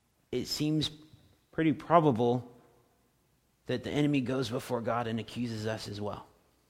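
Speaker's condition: No condition

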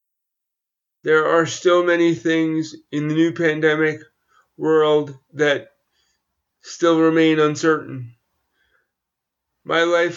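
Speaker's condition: Cerebral palsy; since childhood, ongoing muscle control difficulties, physical therapy; muscle control issues, sudden spasms

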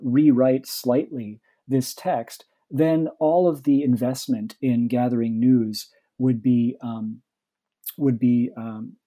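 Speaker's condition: No condition

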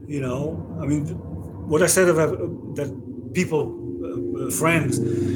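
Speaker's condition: Aphasia after stroke; ongoing aphasia

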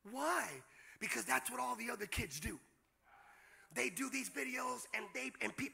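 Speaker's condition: No condition

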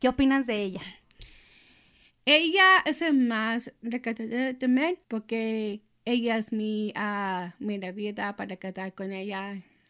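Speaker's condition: Down syndrome; 24 years old; often answers for her

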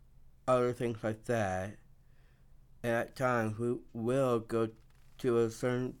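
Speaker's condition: Down syndrome; extra chromosome

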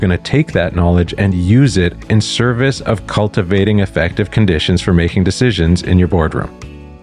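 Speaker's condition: No condition

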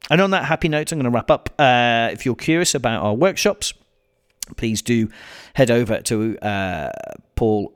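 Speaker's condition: No condition

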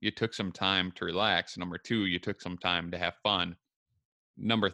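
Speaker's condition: No condition

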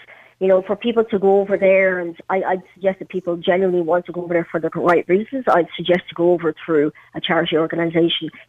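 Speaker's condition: Cleft palate; congenital, parents' Chernobyl radiation exposure, premature, over twenty surgeries, leg amputated, prosthetic limb age 12

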